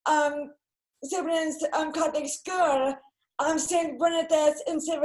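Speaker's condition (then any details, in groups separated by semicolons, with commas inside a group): Cerebral palsy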